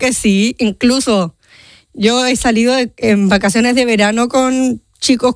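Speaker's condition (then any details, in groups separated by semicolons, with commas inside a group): Down syndrome; genetic condition; age 30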